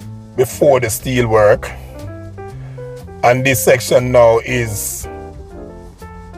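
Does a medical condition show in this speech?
No.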